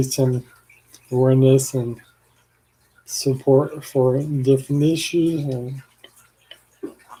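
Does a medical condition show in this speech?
Yes: ALS.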